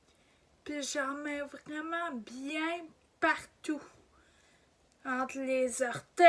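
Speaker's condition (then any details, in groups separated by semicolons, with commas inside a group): Ataxia; degenerative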